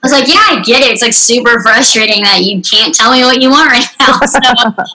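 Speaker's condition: Unilateral cleft lip and palate, severe

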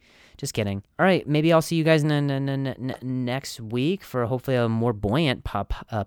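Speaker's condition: Stutter; speech coaches, practices control before shows; much improved, still stutters; very severe at first, hit himself in frustration; repeated sounds, prolonged sounds

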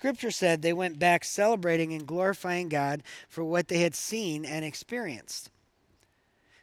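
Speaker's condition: No condition

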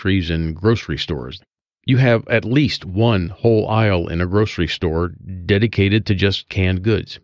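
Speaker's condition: No condition

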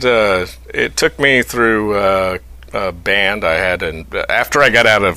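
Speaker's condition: No condition

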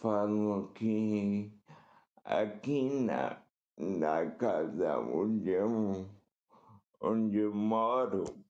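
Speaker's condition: Cerebral palsy; present from birth

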